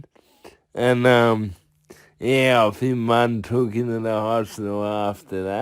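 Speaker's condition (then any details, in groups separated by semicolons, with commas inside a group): Cerebral palsy; from birth, tight muscles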